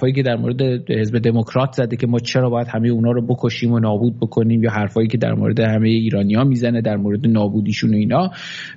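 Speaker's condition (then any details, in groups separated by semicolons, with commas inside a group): No condition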